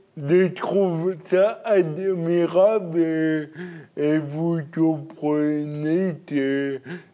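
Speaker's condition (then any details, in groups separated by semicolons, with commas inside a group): Cerebral palsy; birth injury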